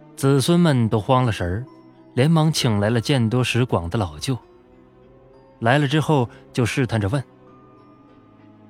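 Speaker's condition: No condition

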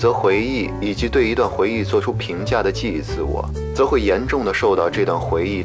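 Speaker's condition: No condition

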